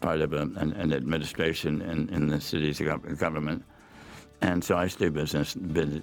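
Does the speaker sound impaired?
Yes: head and neck cancer; large inoperable base-of-tongue tumor in 80s, biopsy by dr. Yarbrough at Yale, clinical trial chemoradiation; after 8 weeks weekly chemo and weekday radiation, fatigue, wheelchair near end of treatment; before diagnosis, tongue moved awkwardly, swallowing problems and coughing, barium swallow at Norwalk Hospital.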